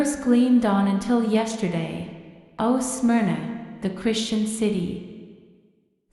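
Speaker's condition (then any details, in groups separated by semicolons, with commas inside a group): No condition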